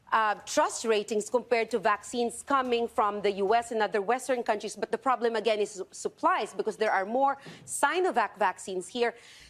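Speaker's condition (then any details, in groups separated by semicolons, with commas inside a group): No condition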